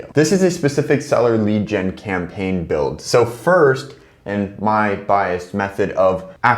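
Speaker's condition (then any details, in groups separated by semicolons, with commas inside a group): No condition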